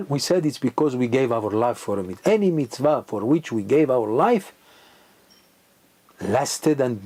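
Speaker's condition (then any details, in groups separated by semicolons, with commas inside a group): No condition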